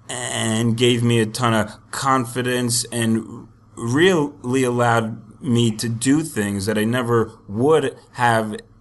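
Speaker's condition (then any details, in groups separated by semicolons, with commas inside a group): Stuttering; embracing label stutterer gave confidence; stutter-like tension when signing own name, worse under pressure or with people watching; prolonged sounds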